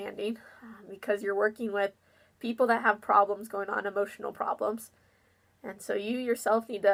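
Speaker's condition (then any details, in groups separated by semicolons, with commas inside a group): No condition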